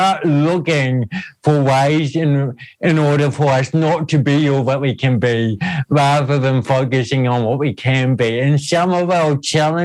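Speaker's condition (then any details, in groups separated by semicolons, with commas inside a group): Cerebral palsy; noticeably atypical speech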